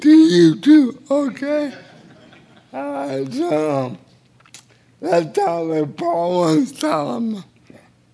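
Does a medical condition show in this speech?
Yes: cerebral palsy; speech a little unclear, a little difficult.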